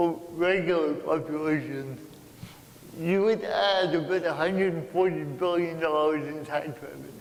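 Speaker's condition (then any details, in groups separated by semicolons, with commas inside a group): Cerebral palsy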